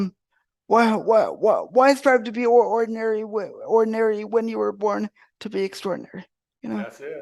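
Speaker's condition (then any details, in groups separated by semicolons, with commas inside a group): Cerebral palsy; wheelchair user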